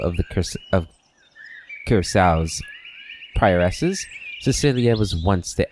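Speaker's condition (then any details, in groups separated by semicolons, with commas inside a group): No condition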